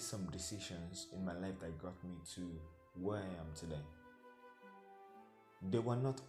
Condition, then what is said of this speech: No condition.